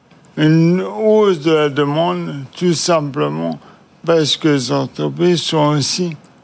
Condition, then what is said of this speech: ALS (motor neuron disease). Donc forcément, quand je viens face à vous, j'ai une voix difficile.